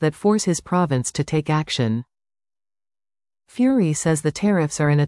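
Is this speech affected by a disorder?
No.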